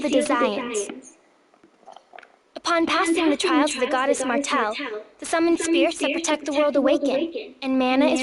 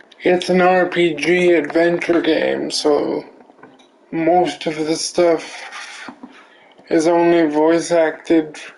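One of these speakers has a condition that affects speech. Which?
The second: cerebral palsy; affects limbs.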